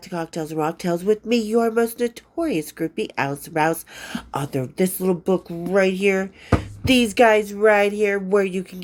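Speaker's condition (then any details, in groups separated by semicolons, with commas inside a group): No condition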